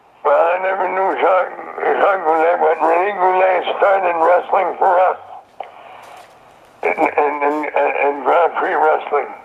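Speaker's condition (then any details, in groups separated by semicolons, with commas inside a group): Throat cancer; survivor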